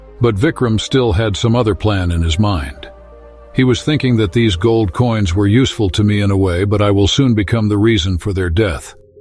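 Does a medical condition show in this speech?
No.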